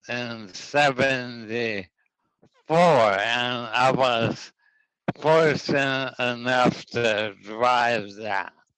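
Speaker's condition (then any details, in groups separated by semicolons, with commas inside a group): ALS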